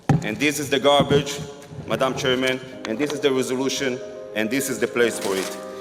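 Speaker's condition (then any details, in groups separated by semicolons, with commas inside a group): No condition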